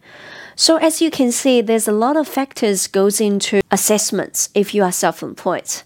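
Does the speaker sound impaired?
No.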